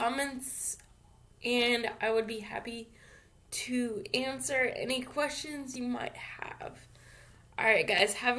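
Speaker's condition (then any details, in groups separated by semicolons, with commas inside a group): Cerebral palsy; infant ventilator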